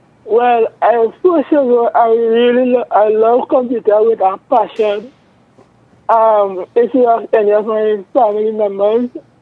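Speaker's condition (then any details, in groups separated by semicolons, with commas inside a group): Cerebral palsy; present from birth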